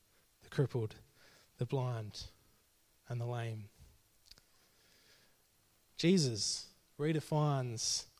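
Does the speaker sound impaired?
No.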